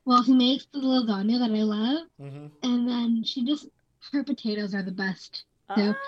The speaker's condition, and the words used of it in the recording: Down syndrome. Yes, you've been very eloquent lately.